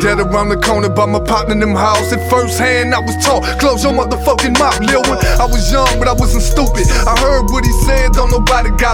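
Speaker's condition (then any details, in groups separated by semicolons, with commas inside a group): No condition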